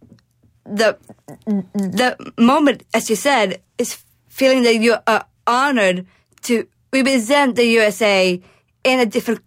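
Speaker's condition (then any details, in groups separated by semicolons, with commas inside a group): Down syndrome; described as speaking eloquently, speaks publicly on Special Olympics' behalf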